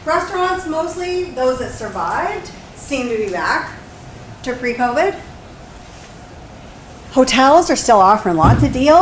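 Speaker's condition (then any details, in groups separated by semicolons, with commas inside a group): No condition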